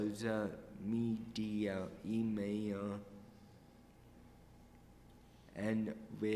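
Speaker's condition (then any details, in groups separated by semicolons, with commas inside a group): Cerebral palsy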